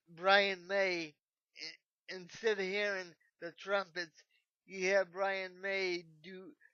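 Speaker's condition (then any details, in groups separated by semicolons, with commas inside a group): Cerebral palsy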